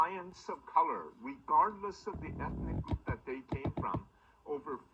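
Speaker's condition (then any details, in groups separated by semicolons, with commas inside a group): No condition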